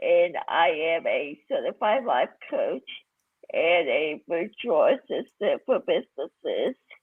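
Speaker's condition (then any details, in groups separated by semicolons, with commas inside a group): Cerebral palsy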